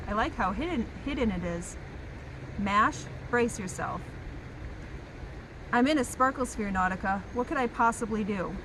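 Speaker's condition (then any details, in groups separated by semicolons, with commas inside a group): No condition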